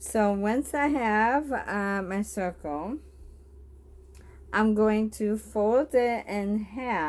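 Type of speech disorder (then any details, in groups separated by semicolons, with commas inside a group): Bulbar dysarthria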